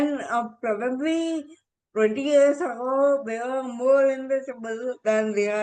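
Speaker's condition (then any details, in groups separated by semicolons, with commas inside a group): Encephalitis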